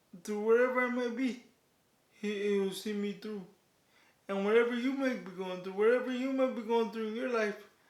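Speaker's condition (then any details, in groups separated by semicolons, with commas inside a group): Cerebral palsy; declined offered surgery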